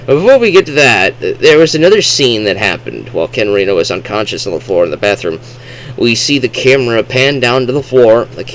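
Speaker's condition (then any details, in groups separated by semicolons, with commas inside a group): No condition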